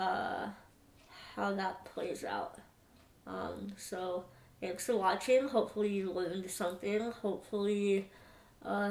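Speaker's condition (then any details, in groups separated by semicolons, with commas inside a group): Moebius syndrome; small tongue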